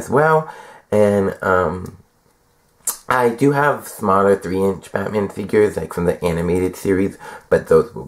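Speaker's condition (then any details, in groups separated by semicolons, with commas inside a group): No condition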